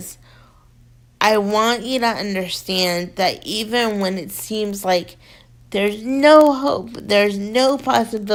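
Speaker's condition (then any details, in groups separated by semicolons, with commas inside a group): Cerebral palsy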